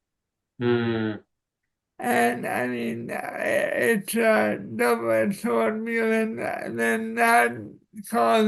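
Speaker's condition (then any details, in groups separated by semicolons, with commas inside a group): Cerebral palsy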